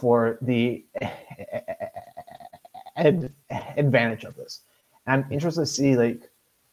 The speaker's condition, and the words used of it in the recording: Stuttering. I am a person who stutters, so there's going to be quite a few stuttering moments throughout this conversation.